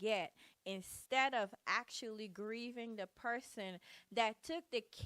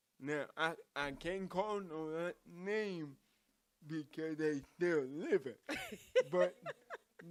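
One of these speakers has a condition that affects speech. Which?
The second: cerebral palsy; from birth.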